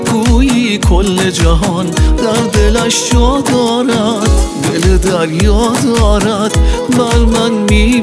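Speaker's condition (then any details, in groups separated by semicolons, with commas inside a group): No condition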